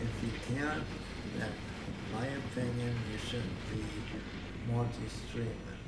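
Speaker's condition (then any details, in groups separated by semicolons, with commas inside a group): Cerebral palsy; breathing fine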